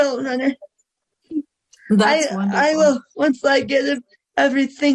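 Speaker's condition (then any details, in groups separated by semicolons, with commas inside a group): Cerebral palsy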